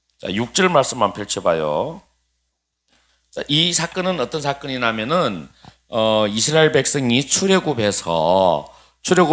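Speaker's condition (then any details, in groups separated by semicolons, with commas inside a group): No condition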